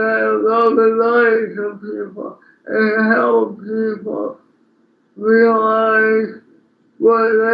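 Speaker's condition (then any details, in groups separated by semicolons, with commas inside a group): Speech impairment after birth surgery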